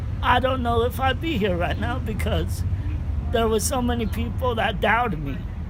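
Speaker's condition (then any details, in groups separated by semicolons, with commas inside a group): Cerebral palsy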